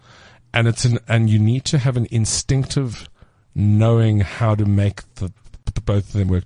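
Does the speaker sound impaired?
Yes: stutter; stutter since childhood, bad in youth, shy, feared speaking e.g. ordering in restaurants; stutter still present in adulthood, no longer feared or a handicap; noticeably slows speech, worse under stress, less when relaxed; here repeated sounds.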